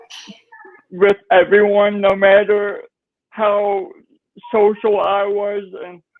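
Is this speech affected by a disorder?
Yes: cerebral palsy; nonverbal at age 3, speech therapy.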